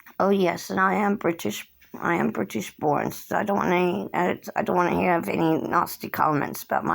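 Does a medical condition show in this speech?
Yes: cerebral palsy; since birth, hand tremors.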